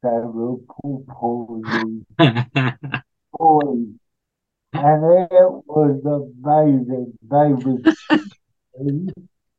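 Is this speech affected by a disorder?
Yes: cerebral palsy.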